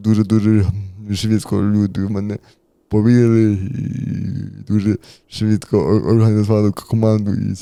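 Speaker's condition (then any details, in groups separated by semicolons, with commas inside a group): Cerebral palsy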